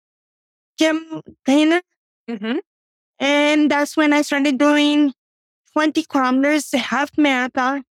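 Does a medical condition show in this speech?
Yes: cerebral palsy; from birth, doctors predicted never walking, took first steps, walks with walker, first tricycle at age 12; age 41, walks up to 10,000 steps daily with walker, rows, gym four days weekly.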